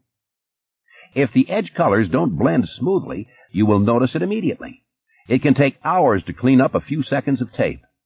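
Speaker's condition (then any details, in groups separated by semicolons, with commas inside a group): No condition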